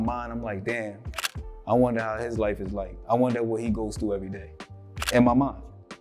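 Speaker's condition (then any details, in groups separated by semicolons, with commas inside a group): No condition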